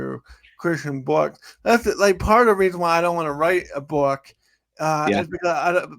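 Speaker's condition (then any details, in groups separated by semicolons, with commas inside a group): Cerebral palsy; from birth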